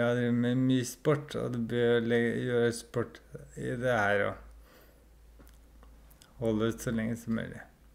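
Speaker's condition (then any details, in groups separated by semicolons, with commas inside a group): ALS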